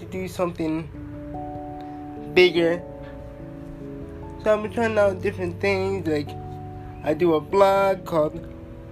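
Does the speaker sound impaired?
Yes: cerebral palsy; uses wheelchair.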